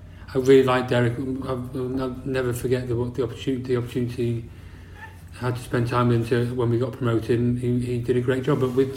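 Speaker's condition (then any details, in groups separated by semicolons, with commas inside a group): Parkinson's disease; quieter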